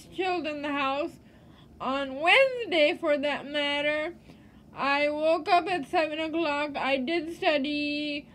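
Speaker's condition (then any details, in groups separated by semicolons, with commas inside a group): Cerebral palsy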